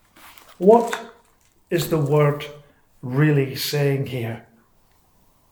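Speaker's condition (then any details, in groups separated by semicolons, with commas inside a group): No condition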